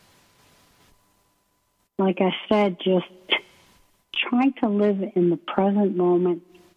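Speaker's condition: ALS; limb onset in right foot

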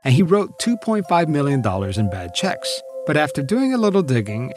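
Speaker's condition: No condition

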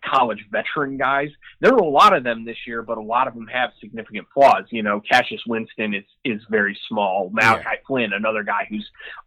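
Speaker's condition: No condition

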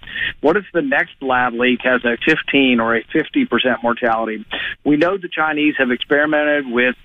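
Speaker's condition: No condition

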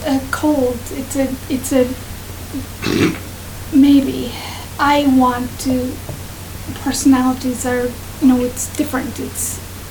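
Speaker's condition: Aphasia after stroke; nearly died from stroke; short fragmented phrases, unfinished sentences, word errors

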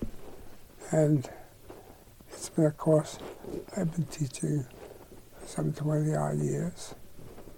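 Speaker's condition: ALS; walking problems

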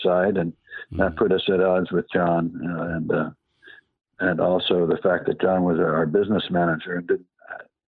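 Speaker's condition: Parkinson's; past cancer

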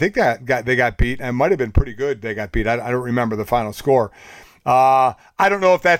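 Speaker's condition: No condition

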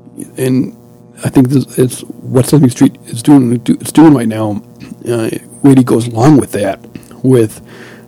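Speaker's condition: Stuttering and language disorder; severe language disorder; prolonged sounds

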